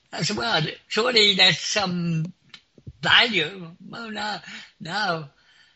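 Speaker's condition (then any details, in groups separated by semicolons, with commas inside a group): Clinically deaf; clinically deaf since school age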